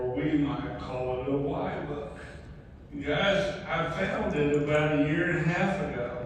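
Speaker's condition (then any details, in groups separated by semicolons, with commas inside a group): ALS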